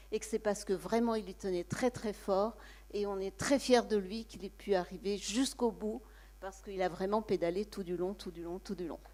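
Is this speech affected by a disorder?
No.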